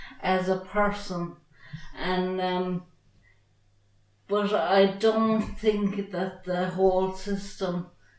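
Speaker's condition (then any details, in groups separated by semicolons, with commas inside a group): Traumatic brain injury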